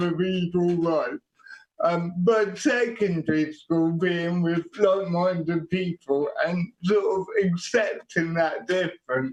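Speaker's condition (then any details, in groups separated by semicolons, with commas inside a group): Quadriplegic cerebral palsy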